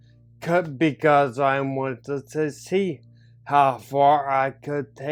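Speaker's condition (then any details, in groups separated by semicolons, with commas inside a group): Neurological disability (takes dalfampridine); half dose dalfampridine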